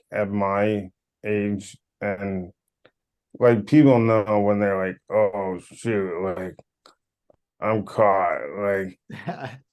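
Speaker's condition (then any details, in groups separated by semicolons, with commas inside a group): Cerebral palsy; power wheelchair since childhood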